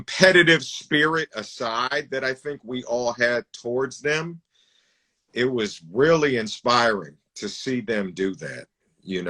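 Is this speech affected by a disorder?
No.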